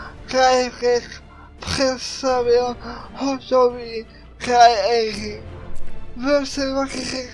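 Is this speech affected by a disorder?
Yes: cerebral palsy.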